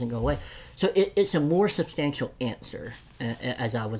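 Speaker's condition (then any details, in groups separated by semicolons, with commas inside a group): Cleft lip and palate; attributed to being from Tennessee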